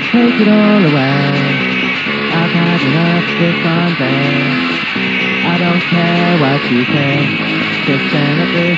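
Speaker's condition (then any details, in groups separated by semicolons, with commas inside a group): No condition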